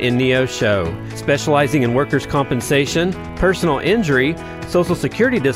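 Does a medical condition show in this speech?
No.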